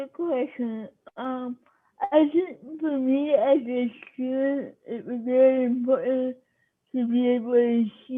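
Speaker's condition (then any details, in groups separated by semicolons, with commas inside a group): Cerebral palsy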